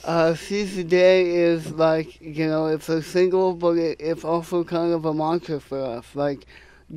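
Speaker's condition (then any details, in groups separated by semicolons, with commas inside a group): Cerebral palsy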